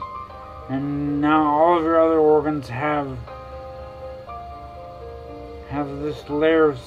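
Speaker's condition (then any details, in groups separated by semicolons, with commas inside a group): Traumatic brain injury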